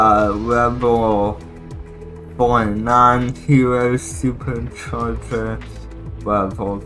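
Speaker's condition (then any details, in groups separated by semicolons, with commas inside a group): Cerebral palsy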